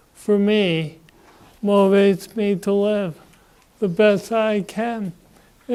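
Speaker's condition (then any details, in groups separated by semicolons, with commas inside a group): Parkinson's disease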